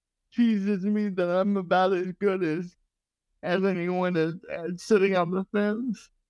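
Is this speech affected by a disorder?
Yes: cerebral palsy.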